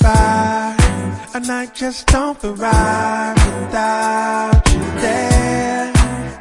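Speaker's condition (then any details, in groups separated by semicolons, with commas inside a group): No condition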